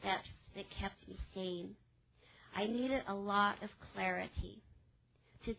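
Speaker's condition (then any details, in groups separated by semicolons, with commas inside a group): Cleft palate; congenital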